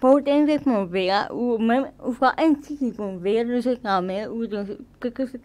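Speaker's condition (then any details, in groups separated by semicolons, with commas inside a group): Cerebral palsy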